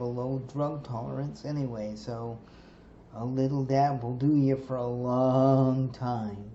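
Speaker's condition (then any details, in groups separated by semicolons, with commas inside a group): Cerebral palsy; stiff muscles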